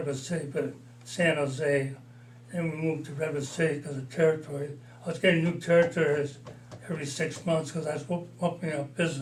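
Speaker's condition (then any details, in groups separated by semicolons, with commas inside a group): Parkinson's disease, mild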